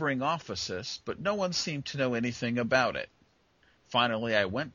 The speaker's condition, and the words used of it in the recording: None; typical speech.